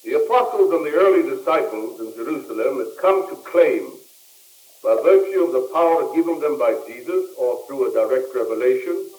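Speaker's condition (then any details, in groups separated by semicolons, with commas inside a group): No condition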